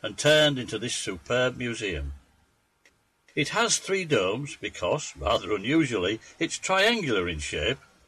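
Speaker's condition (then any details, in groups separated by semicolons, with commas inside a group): No condition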